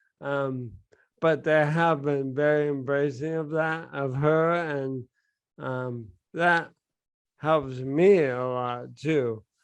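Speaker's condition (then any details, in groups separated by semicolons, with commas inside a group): Bulbar onset ALS; diagnosed within past year; mainly affects speech and swallowing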